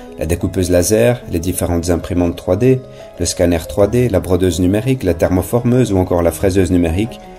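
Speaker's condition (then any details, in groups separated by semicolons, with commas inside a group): No condition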